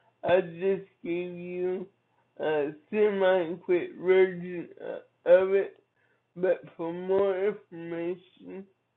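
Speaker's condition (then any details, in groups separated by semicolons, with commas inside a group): Cerebral palsy; from birth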